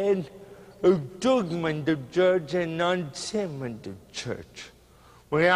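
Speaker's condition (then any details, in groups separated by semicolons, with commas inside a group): Cerebral palsy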